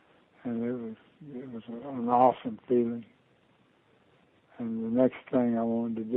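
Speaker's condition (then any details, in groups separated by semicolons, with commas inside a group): Parkinson's disease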